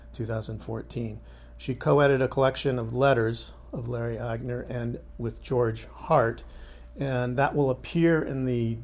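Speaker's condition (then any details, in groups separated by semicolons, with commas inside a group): No condition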